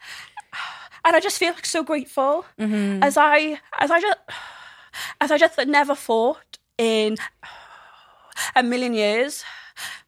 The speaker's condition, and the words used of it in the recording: Stuttering. I can't even say it. All right, let me just, you know, I have to take a deep breath.